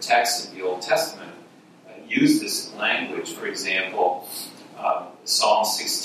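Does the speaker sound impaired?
No.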